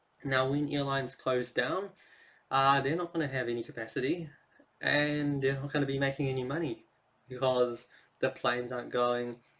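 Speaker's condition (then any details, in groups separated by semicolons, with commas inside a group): No condition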